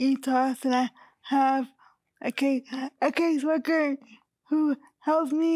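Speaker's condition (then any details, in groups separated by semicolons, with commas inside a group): Cerebral palsy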